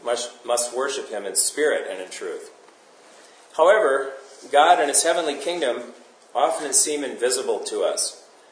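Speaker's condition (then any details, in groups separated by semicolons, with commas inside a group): No condition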